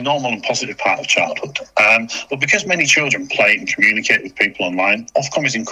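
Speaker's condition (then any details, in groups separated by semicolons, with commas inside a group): No condition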